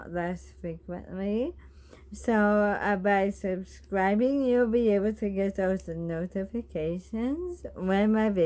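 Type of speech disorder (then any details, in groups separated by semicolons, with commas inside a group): Bulbar dysarthria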